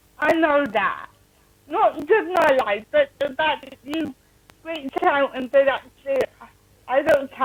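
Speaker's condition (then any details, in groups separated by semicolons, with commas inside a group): Cerebral palsy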